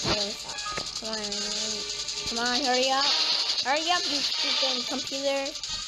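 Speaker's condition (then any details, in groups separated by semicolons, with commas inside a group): No condition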